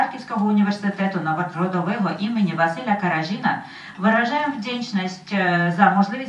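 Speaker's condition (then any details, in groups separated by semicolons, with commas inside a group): No condition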